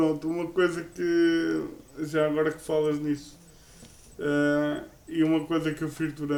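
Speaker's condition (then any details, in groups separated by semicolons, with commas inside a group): Cerebral palsy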